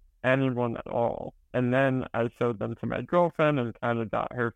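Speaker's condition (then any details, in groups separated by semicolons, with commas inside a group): Spinal muscular atrophy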